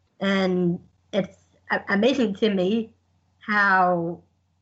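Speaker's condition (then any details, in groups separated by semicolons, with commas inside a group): Down syndrome; present from birth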